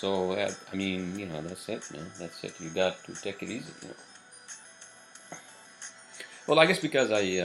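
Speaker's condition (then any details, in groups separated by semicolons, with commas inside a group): No condition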